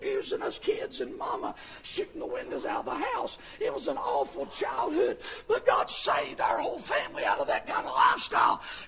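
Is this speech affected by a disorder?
Yes: vocal fold paralysis, bilateral; speaks with false vocal folds; voice partly regained since loss about 9 years ago, false-fold voicing on camera exam, Baptist Hospital.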